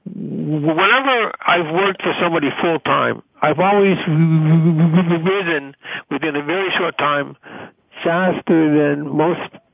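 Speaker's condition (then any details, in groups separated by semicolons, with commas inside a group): Stuttering; stuttering since age eight, onset after teacher experience and shingles; prolonged sounds, blocks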